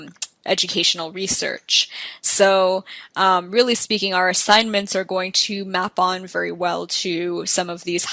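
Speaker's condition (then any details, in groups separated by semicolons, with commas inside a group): No condition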